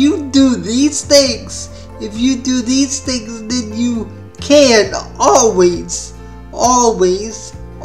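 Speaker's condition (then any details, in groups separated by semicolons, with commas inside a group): Spastic cerebral palsy; spastic, quadriplegic, hands affected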